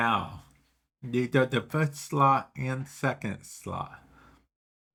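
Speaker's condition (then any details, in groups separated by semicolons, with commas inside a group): Cerebral palsy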